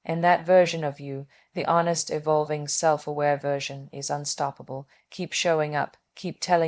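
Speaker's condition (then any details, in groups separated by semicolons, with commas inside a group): No condition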